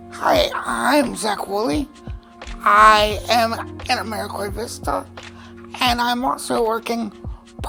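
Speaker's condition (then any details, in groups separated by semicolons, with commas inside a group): Cerebral palsy; lifelong power wheelchair use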